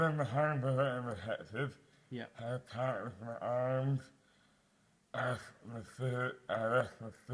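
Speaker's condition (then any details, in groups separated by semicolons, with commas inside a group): Dystonia; mouth impairment affects speech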